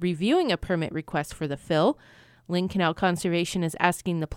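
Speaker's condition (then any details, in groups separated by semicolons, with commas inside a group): No condition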